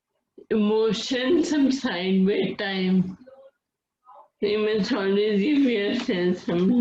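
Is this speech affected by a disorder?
Yes: Friedreich's ataxia.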